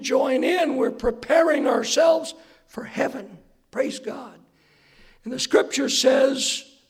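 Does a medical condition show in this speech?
Yes: hoarseness after vocal cord surgery; hoarse voice, hard for listeners to hear, not smooth.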